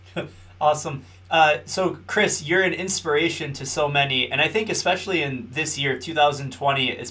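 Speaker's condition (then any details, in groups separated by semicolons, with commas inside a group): No condition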